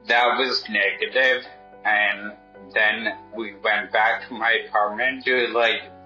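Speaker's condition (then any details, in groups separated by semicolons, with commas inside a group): Traumatic brain injury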